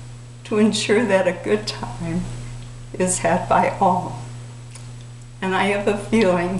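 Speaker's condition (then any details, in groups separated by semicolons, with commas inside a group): ALS; diagnosed nine and a half years ago, uses medical equipment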